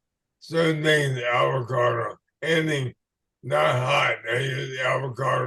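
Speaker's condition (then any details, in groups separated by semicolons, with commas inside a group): ALS/MND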